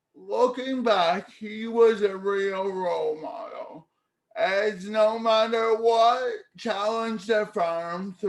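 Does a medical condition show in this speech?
Yes: cerebral palsy; speech therapy in childhood.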